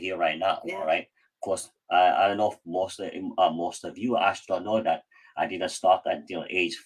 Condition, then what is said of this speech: Cleft palate. Every single word I said a million times before.